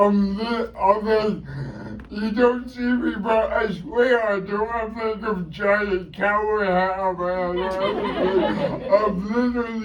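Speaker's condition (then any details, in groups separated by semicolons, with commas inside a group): Cerebral palsy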